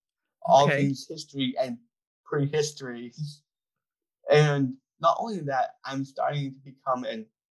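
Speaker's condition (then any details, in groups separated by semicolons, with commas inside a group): Down syndrome; called very articulate by host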